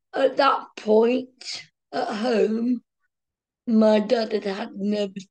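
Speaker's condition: Cerebral palsy; from birth, brain oxygen starvation, suction delivery, born medically dead, revived, slight form, mild walking wobble; speech affected a little, daily speech therapy and physiotherapy at special needs school from age 2.5

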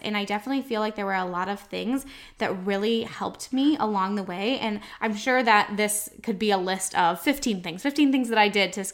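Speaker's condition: No condition

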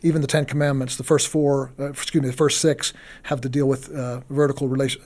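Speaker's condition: No condition

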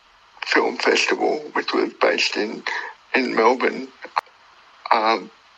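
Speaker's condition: Cerebral palsy; born two months premature, uses wheelchair

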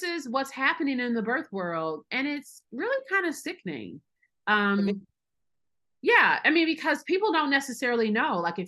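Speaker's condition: No condition

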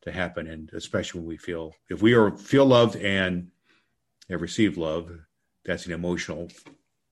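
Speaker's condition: No condition

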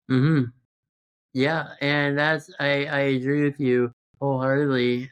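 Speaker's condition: Congenital muscular dystrophy; present since birth

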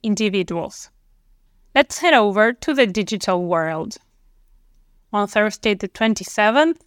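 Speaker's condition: No condition

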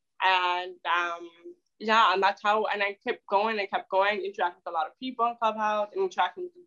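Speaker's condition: Deafness; spoken speech surprises others

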